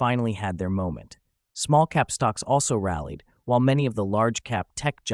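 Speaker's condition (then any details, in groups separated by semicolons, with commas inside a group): No condition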